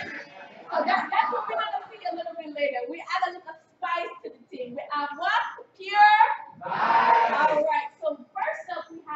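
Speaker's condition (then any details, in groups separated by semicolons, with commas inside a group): No condition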